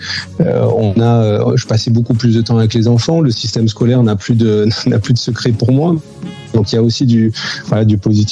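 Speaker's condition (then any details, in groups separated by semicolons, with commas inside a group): No condition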